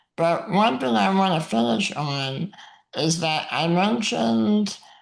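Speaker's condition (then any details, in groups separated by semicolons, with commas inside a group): Muscular dystrophy; uses wheelchair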